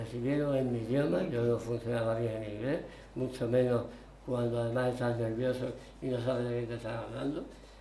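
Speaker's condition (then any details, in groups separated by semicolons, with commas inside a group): Tongue cancer, partial glossectomy; half of tongue removed for cancer; over 25 years since cancer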